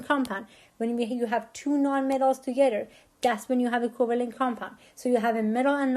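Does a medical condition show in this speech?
No.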